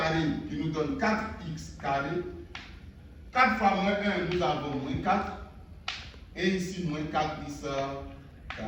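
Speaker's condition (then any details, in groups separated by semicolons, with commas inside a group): No condition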